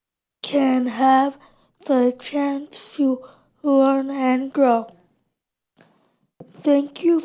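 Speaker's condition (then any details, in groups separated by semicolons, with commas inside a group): Cerebral palsy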